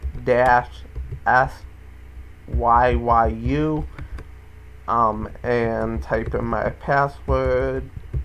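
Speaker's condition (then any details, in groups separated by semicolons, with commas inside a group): Cerebral palsy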